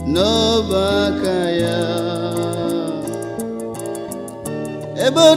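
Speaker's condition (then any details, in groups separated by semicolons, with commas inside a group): No condition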